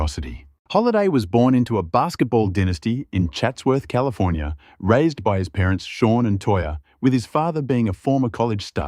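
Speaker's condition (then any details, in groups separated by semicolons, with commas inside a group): No condition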